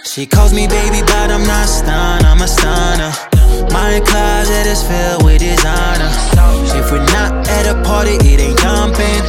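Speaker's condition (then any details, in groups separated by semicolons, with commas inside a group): No condition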